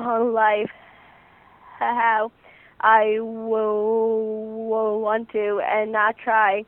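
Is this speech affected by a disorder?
Yes: stuttering; stuttering since beginning to talk, speech therapy with own speech therapist; about 18, starting college, therapy every two weeks, summer three-session intensive, Friends National Association; needs extra time to speak, letters to teachers, friends avoid filling in words; here repeated sounds, repeated words.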